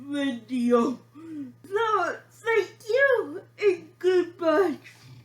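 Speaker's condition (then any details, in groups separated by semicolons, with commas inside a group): Cerebral palsy; shaky speech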